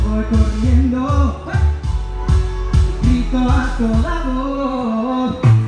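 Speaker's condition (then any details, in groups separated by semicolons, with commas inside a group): No condition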